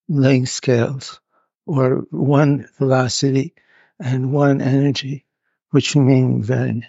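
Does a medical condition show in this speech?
Yes: Parkinson's; neurological disorder, hidden from others in early stages, now openly shown; needs to move about while filmed; audio hard to capture at points, partly due to movement.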